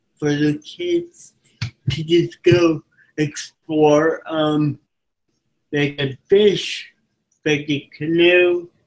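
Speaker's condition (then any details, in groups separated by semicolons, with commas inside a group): Cerebral palsy; from birth, physical disability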